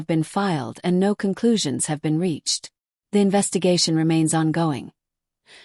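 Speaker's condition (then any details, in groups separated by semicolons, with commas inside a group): No condition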